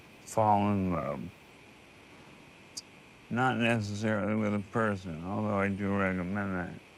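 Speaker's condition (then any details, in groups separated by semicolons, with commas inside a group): ALS; first symptom in one hand, likely bulbar form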